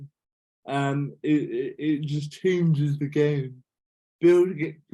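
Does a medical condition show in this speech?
Yes: cerebral palsy.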